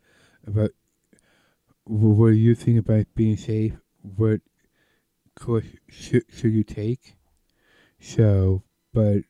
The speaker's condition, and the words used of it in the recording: Down syndrome. Stuff I do need help with is communicating, you know, more, like, at work.